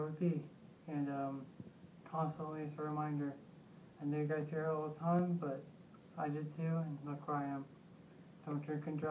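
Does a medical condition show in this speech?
Yes: severe traumatic brain injury; severe, caused by motorcycle accident, short-term memory problems; about eleven weeks post-injury, after ICU and neurological rehabilitation.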